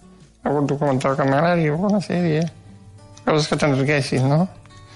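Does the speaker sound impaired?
Yes: Duchenne muscular dystrophy; progressive loss of strength, wheelchair user.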